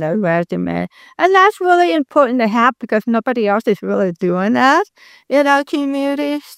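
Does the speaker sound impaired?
Yes: deafness; congenital complete deafness, found by tests at age four, not talking as young twin; speaks very well per host.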